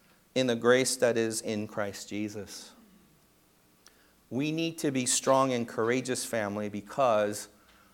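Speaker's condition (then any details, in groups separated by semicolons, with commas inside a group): No condition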